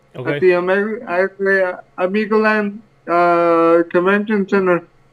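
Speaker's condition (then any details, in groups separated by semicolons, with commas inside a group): Cerebral palsy; from birth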